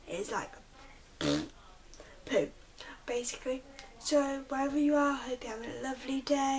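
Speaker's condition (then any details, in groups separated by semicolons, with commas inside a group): Cerebral palsy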